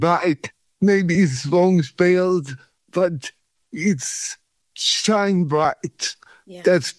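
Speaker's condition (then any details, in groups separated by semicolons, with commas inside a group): Cerebral palsy; cramp and pain free in Thailand, pain returns in Sweden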